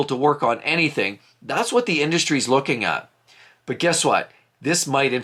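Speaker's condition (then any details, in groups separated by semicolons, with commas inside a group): No condition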